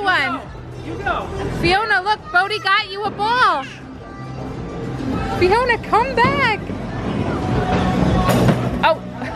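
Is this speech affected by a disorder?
No.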